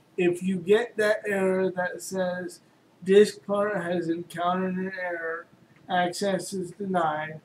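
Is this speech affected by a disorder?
Yes: cerebral palsy.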